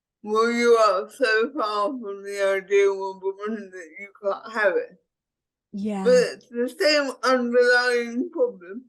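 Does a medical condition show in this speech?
Yes: cerebral palsy; speech impediment.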